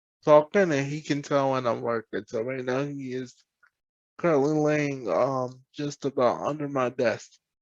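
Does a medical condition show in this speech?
Yes: cerebral palsy; present from birth.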